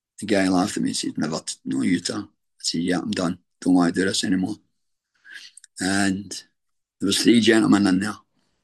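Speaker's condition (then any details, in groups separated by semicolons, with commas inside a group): Throat cancer treatment effects; stage 4 throat cancer 6.5 years into recovery, chemo, radiotherapy, tracheostomy, neck nerves repaired, remission 2.5 years; voice changed by throat cancer and treatment, deep voice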